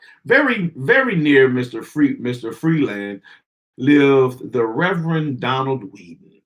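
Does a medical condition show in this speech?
No.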